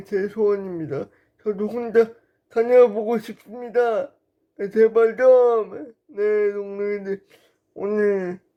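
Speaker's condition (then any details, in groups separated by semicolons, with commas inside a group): Brain lesion disability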